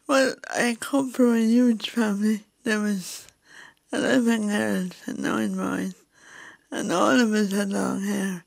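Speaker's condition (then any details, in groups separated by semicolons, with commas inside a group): Cerebral palsy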